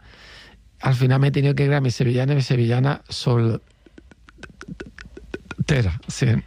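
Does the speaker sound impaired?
Yes: stuttering; stuttering since childhood; mild; a little stuttering; here blocks.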